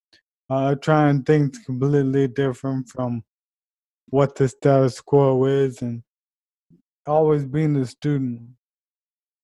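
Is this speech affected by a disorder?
Yes: ALS; first symptom uncontrollable foot shaking when sitting, diagnosis by exclusion took over a year and a half.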